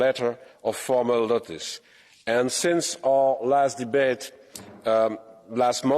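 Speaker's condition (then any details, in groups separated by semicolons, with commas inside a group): No condition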